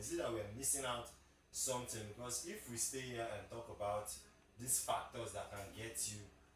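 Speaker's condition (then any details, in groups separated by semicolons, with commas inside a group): No condition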